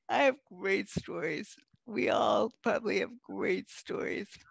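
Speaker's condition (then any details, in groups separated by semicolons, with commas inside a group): Multiple sclerosis; disease now taking voice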